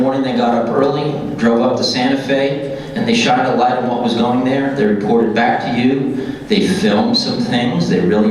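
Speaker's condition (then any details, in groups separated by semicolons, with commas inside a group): No condition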